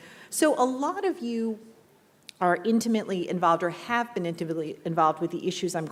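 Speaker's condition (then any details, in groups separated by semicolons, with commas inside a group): No condition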